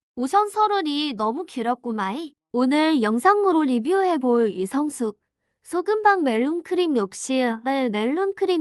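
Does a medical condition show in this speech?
No.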